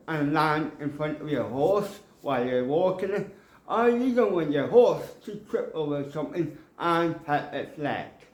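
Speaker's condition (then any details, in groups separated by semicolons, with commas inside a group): Cerebral palsy, ataxic, mild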